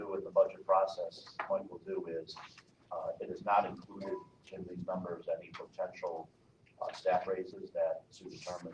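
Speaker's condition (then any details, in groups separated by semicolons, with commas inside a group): No condition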